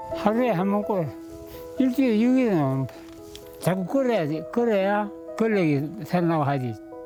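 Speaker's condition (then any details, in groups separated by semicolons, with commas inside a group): Parkinson's disease; dopamine cell damage, smell loss preceded motor symptoms; diagnosed twelve years ago, slow dragging gait, tremor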